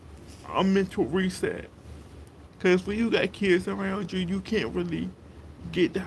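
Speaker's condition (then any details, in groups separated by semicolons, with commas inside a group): Cerebral palsy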